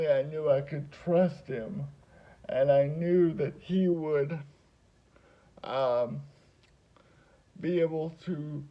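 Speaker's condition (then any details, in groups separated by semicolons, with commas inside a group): Cerebral palsy; spasticity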